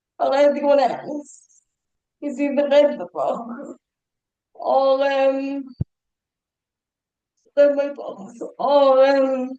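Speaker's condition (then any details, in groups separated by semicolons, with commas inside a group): Cerebral palsy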